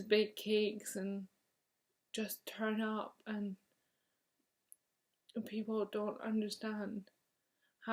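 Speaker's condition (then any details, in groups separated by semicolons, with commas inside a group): Motor neurone disease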